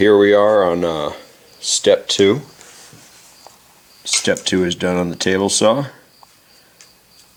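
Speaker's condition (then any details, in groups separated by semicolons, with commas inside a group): No condition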